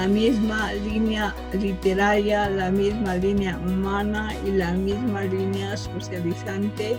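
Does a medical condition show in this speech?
Yes: cerebral palsy from birth.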